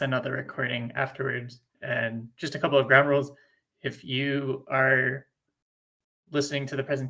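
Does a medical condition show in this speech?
No.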